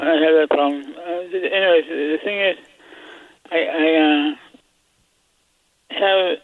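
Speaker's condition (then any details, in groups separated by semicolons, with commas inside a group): Parkinson's; gave up driving license; trouble holding phone to ear; hard to talk, speech somewhat difficult to understand on phone, needs speakerphone to be loud enough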